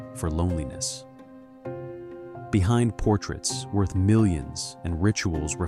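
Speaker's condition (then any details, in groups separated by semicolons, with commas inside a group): No condition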